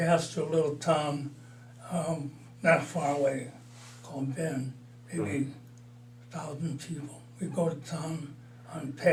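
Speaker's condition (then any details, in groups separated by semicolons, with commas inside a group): Parkinson's disease; mild, about four years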